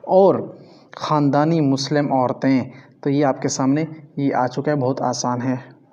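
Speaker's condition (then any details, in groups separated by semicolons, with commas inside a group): No condition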